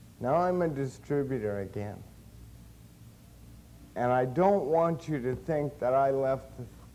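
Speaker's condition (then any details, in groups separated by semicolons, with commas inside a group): Cerebral palsy; since birth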